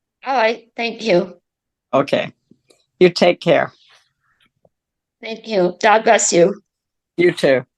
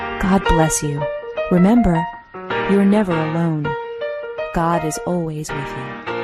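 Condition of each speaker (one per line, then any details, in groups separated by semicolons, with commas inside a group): Cerebral palsy; left side affected, throat speech surgery; mild
No condition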